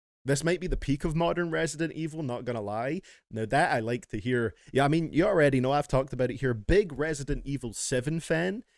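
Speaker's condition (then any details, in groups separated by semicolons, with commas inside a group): No condition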